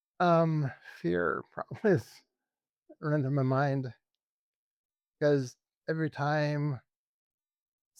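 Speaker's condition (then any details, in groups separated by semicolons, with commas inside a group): ALS; voice still present, voice banked, attends speech therapy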